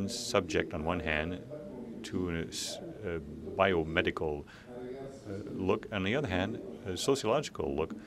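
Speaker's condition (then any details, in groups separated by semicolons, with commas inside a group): No condition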